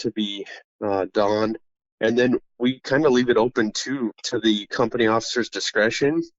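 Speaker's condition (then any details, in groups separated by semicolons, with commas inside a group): No condition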